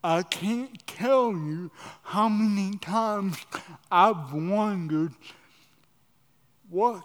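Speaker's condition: Cerebral palsy

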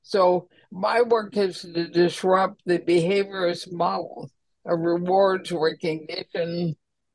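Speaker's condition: ALS; host says slur not noticeable

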